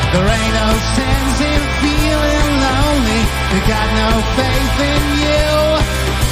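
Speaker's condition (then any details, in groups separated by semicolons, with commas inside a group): No condition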